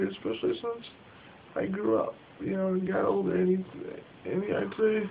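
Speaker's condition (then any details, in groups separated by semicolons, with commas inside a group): Cerebral palsy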